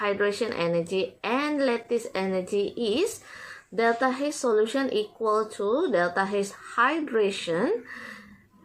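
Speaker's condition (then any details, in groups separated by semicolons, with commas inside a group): No condition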